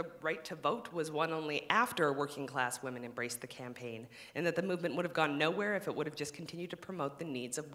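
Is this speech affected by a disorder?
No.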